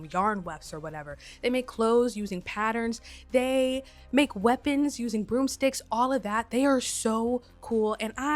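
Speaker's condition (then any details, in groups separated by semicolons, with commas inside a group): No condition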